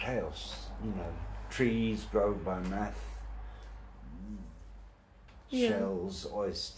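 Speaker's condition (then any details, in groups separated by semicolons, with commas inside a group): Brain injury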